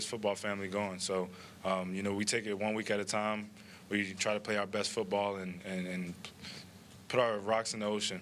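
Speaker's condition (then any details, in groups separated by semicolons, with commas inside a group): No condition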